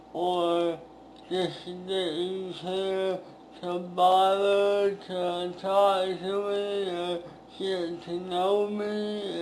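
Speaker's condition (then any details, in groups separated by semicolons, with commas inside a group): Speech impairment after birth surgery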